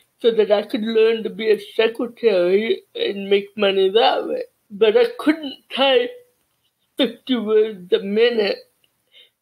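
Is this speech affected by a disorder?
Yes: cerebral palsy; childhood speech therapy.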